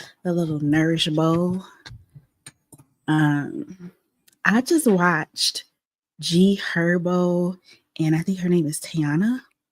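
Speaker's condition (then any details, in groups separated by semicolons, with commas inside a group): No condition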